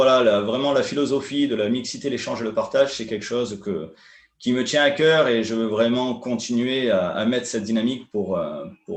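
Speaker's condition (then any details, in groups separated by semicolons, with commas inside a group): No condition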